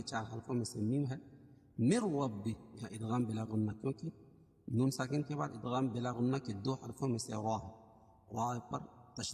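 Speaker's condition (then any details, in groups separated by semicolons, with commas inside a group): No condition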